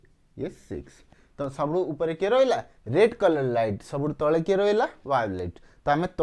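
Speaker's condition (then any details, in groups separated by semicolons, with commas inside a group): No condition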